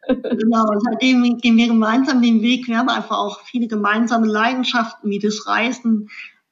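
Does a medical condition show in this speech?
Yes: cleft lip and palate; after accident five months tube feeding, saliva swallowing not allowed, later esophagus surgery.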